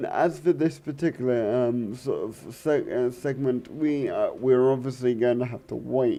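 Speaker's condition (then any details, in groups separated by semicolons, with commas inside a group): Cerebral palsy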